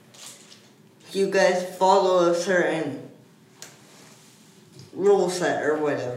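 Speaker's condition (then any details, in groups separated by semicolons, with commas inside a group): Cerebral palsy; age 12, almost 13, uses wheelchair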